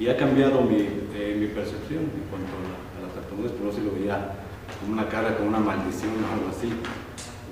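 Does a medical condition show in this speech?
No.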